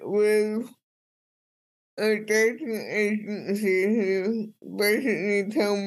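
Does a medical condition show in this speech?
Yes: cerebral palsy; speech impediment.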